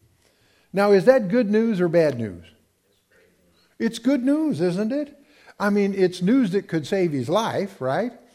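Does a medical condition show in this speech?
No.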